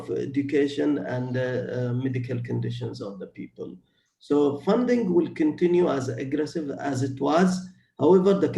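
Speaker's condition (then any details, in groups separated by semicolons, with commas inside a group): No condition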